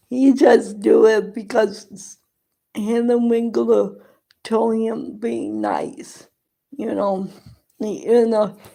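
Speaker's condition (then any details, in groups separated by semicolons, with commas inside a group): Cerebral palsy; present from birth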